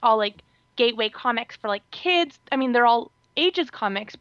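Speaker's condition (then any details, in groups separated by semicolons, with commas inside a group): No condition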